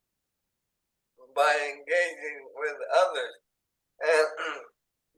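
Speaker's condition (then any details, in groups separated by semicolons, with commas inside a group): ALS, speech-generating device; onset in hands and arms, tracheostomy; diagnosed nine years ago, tracheostomy ventilation, paralyzed six years; fully dependent on eye gaze device to communicate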